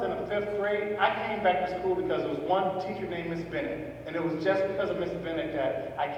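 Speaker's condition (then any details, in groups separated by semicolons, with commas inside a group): No condition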